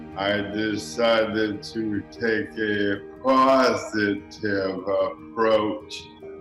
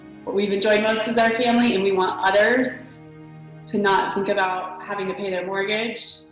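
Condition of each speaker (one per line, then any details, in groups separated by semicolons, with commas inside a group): ALS; diagnosed about 1.5 months ago; speech changed from previously clear
No condition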